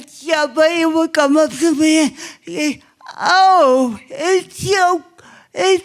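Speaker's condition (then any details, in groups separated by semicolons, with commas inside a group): Cerebral palsy; obvious speech impairment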